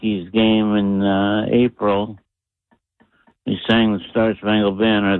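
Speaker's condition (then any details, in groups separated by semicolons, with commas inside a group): Parkinson's disease; sings in group whose members all have Parkinson's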